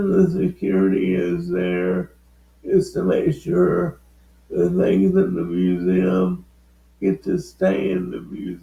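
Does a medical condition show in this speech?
Yes: cerebral palsy.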